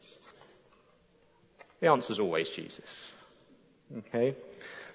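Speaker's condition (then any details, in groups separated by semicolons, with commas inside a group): No condition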